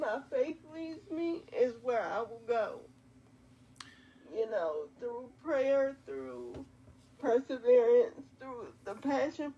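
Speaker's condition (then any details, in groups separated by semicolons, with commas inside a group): Quadriplegic cerebral palsy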